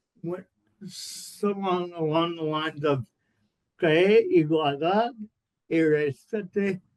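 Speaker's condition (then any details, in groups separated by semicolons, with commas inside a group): Cerebral palsy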